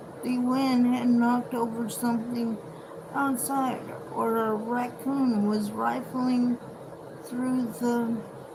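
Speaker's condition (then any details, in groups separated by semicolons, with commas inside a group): Cerebral palsy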